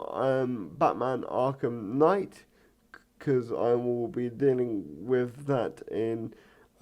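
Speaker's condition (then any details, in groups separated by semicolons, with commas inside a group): Cerebral palsy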